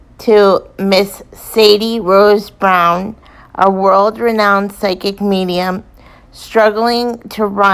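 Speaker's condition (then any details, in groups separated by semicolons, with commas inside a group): Cerebral palsy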